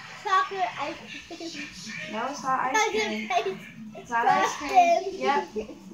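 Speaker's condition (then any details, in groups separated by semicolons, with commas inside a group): No condition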